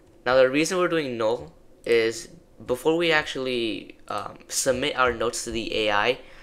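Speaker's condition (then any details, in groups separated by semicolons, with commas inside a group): No condition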